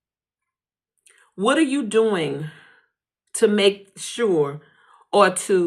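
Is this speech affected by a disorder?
No.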